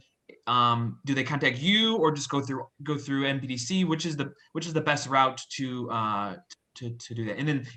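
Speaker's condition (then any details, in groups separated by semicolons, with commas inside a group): No condition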